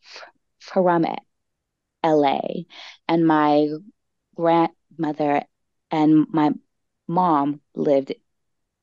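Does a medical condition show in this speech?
Yes: stuttering; discloses stutter at start of conversations; here repeated sounds, blocks.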